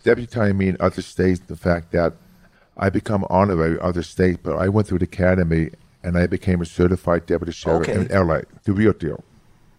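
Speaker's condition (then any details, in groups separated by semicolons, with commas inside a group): Hearing loss; severe childhood speech impediment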